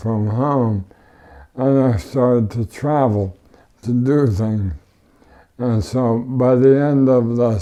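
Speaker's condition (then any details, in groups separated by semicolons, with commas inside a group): ALS; tracheotomy, wheelchair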